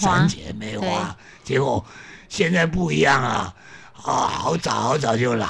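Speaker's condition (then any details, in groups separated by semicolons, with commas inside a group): Vocal cord damage; vocal cord damage after cervical spine surgery, severe car accident 14 years ago, surgery two days later; symptoms greatly improved after Tzu Chi University senior fitness classes; unclear speech from vocal cord damage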